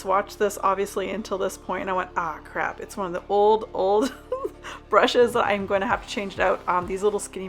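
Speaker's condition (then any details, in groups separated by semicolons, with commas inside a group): No condition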